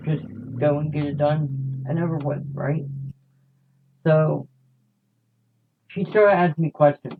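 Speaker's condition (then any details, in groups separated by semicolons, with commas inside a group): Cerebral palsy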